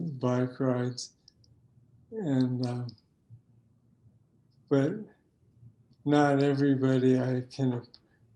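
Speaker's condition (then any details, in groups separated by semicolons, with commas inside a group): Parkinson's disease; young onset, deep brain stimulation surgery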